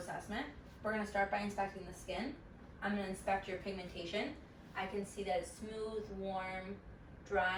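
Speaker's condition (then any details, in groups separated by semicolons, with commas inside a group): No condition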